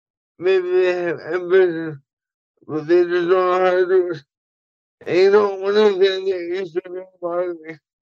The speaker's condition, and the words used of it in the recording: Cerebral palsy. I have pain up and down my body. I talk funny sometimes, and everything I